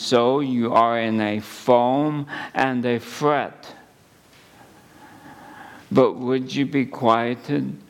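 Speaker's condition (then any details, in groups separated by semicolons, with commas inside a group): ALS; at least a couple of months since diagnosis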